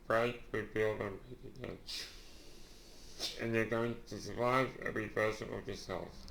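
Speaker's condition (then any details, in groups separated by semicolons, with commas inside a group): Duchenne muscular dystrophy; since childhood, wheelchair user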